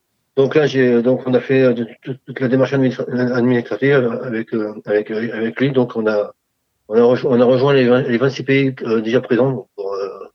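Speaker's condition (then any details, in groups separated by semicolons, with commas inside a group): Parkinson's disease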